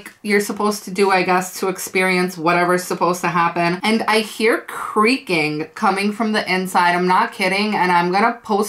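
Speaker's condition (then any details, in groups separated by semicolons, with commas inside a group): No condition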